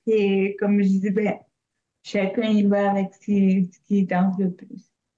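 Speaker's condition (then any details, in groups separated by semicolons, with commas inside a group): Cerebral palsy; from birth, extreme prematurity, three strokes, affects voice, hands, walking; nearly 49, wheelchair only, never walked, fatigue, slowness; shows a little in voice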